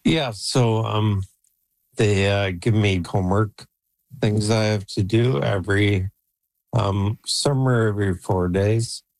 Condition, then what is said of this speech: ALS (motor neuron disease). Because as you can tell, my voice is going